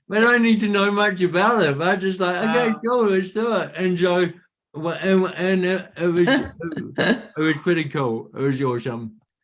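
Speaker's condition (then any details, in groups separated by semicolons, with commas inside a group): Cerebral palsy; speech impediment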